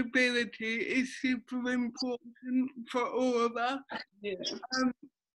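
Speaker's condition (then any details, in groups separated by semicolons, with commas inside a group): Cerebral palsy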